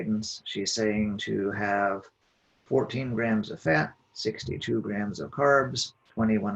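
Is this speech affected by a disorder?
No.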